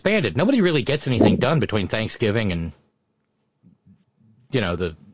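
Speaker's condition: No condition

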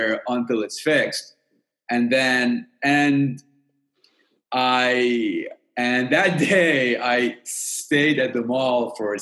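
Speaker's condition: Stutter; debilitating stutter, avoided speaking about two decades, UK speech therapy course, Toastmasters public speaking; stutters in all three languages, breathing technique gives more fluent speech; prolonged sounds

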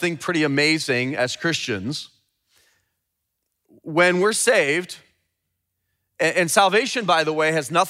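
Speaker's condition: No condition

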